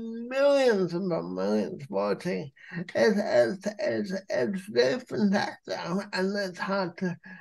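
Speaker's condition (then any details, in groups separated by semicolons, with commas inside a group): Cerebral palsy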